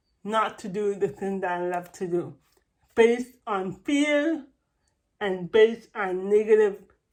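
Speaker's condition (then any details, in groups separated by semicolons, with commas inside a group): Cerebral palsy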